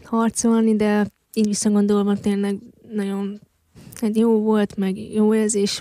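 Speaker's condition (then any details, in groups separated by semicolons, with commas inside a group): Hearing loss since birth; congenital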